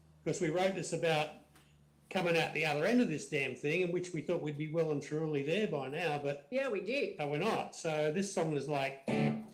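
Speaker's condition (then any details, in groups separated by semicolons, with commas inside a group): No condition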